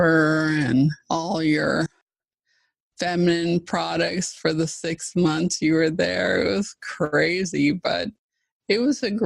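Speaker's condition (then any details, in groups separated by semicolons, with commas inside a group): ALS (Lou Gehrig's disease); fast progressing form; voice wonky, full voice earlier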